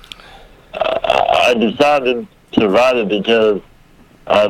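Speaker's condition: Muscular dystrophy, a rare form

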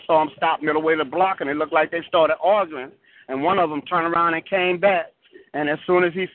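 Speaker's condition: No condition

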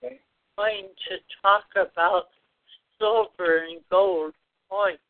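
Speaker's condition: Stroke; stroke one week ago, crooked face, speech exercises, some improvement, heard over Bluetooth phone line; slurred speech after stroke, sounded hungover, now improved, reportedly clear, practices exaggerated articulation

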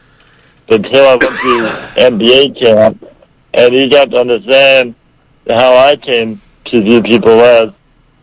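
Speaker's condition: Muscular dystrophy, rare form

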